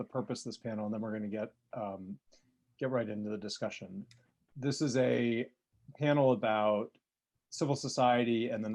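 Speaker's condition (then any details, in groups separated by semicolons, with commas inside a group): No condition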